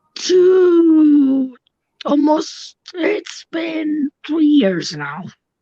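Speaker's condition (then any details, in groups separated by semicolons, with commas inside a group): Cerebral palsy; tracheotomy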